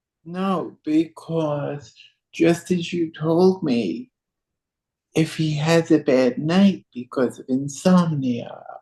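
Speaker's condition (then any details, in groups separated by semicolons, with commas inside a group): Cerebral palsy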